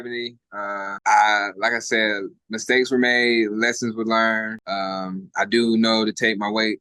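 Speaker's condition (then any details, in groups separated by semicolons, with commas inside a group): No condition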